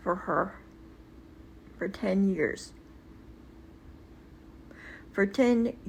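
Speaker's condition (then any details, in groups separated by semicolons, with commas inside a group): Cerebral palsy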